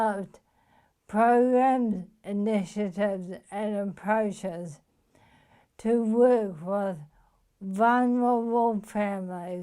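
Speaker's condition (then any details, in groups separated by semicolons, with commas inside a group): Motor neuron disease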